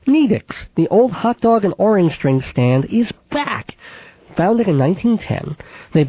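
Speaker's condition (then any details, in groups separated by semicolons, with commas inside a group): Cleft palate with lisp, cleft lip and palate, mild; mild residual lisp, sibilant s, voice not especially nasal, childhood consonants formed via sinuses, back of throat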